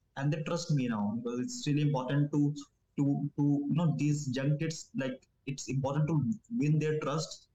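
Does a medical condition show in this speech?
Yes: stammering; began around age 10, linked to violent abusive father and childhood stress, considered not curable; no speech therapy or techniques, improving with more talking; used to stammer more in English than Hindi, few stutters in interview, stutter rarely noticeable; here repeated words.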